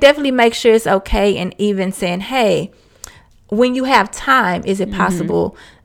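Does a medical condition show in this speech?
No.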